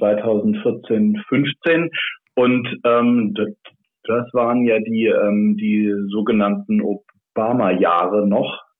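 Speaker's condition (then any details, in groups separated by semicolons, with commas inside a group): Stuttering; much more severe in earlier years, phases of worse and milder stuttering; well controlled for several years with much concentration, former stage and speech theatre work with speaking exercises; stutters most in private conversations and certain situations, much milder than before, largely controllable; repeated sounds, blocks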